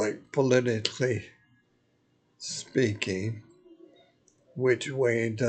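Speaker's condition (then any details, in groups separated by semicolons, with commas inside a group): Multiple sclerosis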